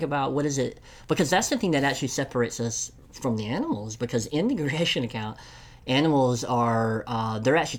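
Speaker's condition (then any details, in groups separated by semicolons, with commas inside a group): Cleft lip and palate; congenital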